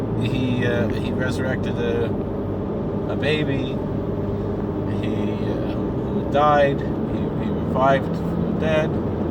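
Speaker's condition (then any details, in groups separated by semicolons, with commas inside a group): No condition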